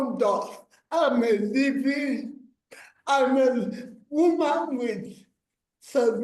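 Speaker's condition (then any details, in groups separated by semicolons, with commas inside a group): Cerebral palsy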